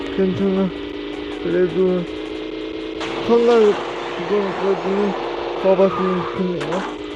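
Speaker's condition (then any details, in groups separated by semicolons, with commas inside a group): Brain lesion disability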